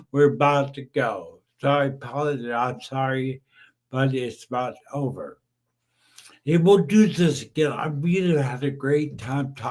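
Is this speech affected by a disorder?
Yes: brain injury.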